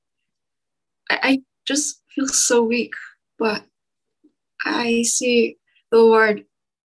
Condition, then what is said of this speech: Stuttering. I just stutter a lot, and so with that stuttering and my difficulty with speaking sometimes, I doubt myself.